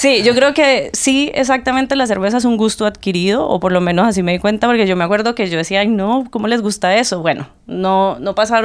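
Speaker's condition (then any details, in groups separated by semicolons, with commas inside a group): No condition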